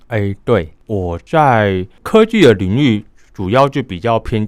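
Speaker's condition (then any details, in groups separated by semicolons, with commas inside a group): Hearing impairment, mild; unusual high-frequency hearing loss, low frequencies near normal, market hearing aids largely ineffective, uses atypical assistive device; underwent speech rehabilitation therapy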